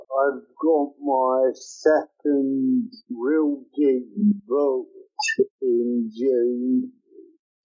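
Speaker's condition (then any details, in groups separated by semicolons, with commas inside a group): Cerebral palsy; from birth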